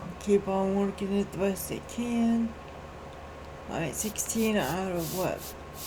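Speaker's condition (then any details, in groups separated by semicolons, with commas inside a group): Cerebral palsy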